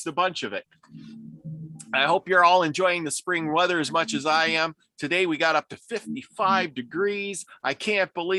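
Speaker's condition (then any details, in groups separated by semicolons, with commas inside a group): No condition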